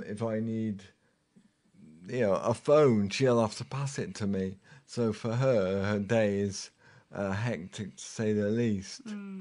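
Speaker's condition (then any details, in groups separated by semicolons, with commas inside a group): Motor neurone disease; speech audibly deteriorating, breathing capacity down to 42%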